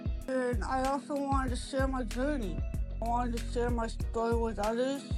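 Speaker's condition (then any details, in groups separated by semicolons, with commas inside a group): Cerebral palsy; later onset, hearing loss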